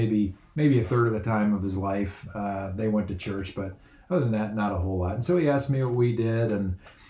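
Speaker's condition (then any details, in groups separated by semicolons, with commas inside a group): No condition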